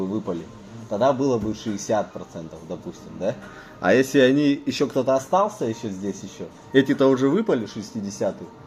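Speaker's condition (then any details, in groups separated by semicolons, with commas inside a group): No condition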